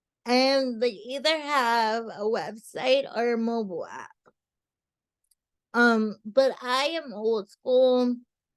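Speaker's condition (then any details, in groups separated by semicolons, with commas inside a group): Cerebral palsy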